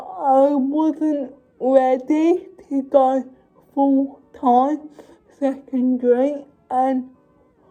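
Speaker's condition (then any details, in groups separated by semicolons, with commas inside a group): Cerebral palsy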